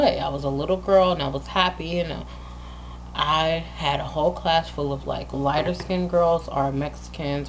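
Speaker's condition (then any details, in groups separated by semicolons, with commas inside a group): No condition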